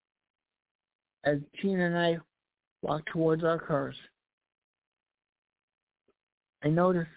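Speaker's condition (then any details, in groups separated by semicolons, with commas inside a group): Cerebral palsy; voice improved over last year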